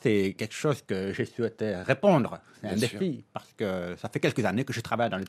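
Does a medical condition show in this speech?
Yes: deafness; between deaf and hard of hearing.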